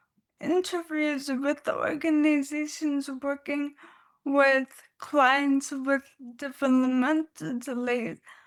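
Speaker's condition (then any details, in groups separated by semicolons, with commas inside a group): Dystonia; neurological movement disorder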